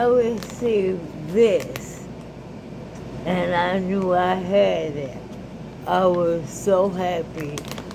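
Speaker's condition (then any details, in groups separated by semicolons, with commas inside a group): ALS; recently diagnosed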